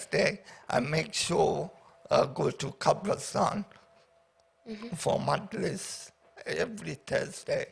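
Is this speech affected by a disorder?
Yes: paraplegia with essential tremor.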